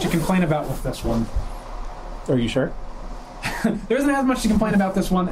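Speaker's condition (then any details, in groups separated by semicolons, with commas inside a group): No condition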